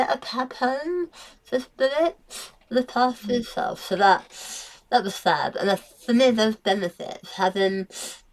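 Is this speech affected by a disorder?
Yes: tongue cancer; near-total glossectomy.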